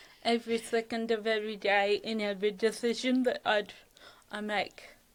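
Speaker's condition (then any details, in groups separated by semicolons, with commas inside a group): Cerebral palsy (athetoid); fatigue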